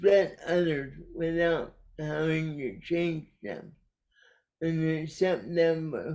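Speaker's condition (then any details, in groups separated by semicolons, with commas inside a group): Cerebral palsy; caused by brainstem aneurysm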